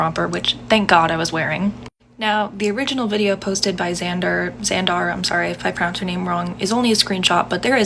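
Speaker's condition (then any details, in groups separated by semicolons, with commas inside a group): No condition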